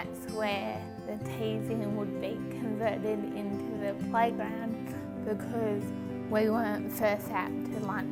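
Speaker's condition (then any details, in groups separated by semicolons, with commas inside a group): Cerebral palsy; birth injury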